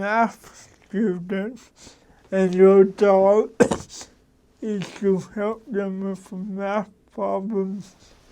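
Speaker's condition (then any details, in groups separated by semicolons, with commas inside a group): Cerebral palsy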